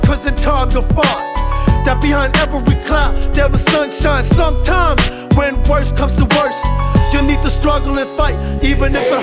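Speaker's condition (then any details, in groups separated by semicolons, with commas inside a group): No condition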